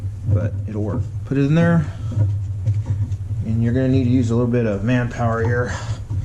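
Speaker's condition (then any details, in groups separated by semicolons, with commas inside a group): No condition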